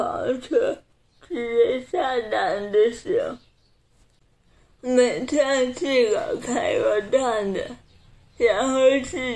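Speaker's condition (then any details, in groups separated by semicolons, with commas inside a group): Cerebral palsy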